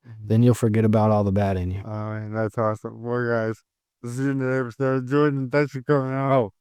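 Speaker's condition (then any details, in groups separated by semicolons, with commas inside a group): Cerebral palsy; caused by stroke at birth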